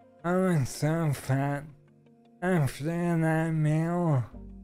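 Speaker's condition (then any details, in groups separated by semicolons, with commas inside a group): ALS; stem cell treatment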